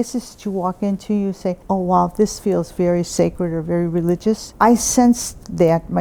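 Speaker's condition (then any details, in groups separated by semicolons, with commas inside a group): No condition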